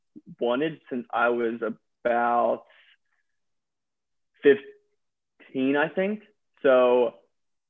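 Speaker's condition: Stuttering; stuttering since around age five; prolonged sounds, blocks

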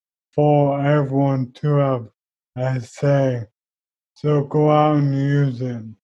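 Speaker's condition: ALS; wheelchair built

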